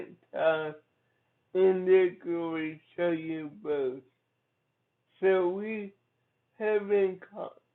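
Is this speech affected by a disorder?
Yes: cerebral palsy; from birth.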